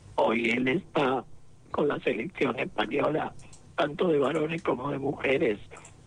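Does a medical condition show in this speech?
Yes: laryngectomy, esophageal speech; total laryngectomy for cancer of larynx and vocal cords, four complicated operations, totally mute after surgery; cancer reported all well after surgery and treatment, some bad days; esophageal voice, very hard to relearn, sounds fairly clear, no assistive device.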